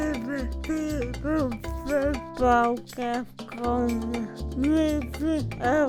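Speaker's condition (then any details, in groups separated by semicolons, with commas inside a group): Cerebral palsy; from birth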